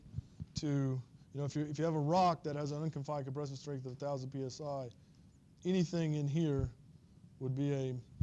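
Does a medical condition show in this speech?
No.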